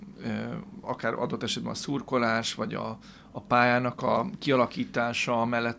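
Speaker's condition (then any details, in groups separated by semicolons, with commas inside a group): No condition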